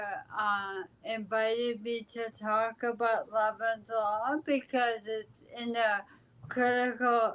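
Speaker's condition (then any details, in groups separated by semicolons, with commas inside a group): ALS; speech affected but still understandable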